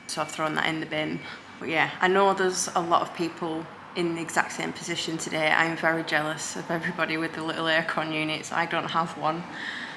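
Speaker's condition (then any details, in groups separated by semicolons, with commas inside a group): No condition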